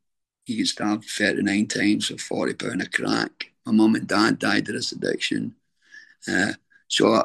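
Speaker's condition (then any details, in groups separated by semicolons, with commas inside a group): Throat cancer treatment effects, stage 4 throat cancer; throat pain after chemo, radiotherapy and tracheostomy, managed with doctor's medication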